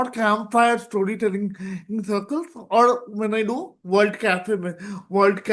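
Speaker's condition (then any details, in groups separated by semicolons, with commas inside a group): Cerebral palsy; present from birth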